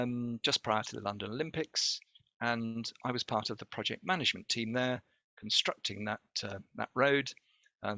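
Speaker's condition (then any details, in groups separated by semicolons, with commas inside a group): No condition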